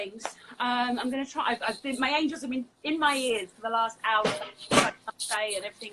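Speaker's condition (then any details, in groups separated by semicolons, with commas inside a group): No condition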